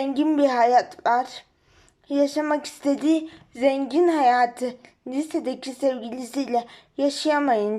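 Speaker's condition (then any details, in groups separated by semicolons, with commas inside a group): Cerebral palsy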